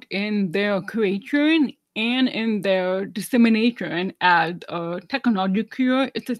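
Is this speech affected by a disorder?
Yes: deafness, 99% hearing loss, severe; hearing aids worn whole life, no cochlear implant despite candidacy.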